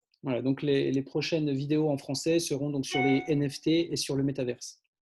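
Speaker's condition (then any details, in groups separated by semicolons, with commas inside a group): No condition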